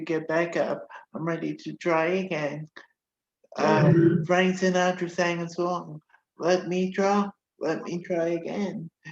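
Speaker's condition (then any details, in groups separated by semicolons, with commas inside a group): Cerebral palsy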